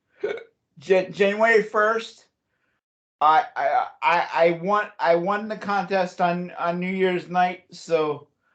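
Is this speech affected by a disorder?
Yes: cerebral palsy; chokes eating or drinking, very weak throat muscles.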